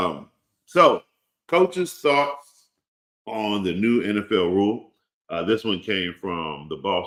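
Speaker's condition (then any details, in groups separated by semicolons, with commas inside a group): No condition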